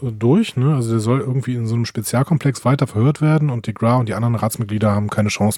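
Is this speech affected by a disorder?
No.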